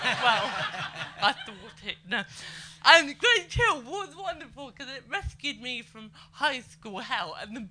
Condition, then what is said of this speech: Cerebral palsy. Character in my sitcom could actually speak and move, which may have been a problem.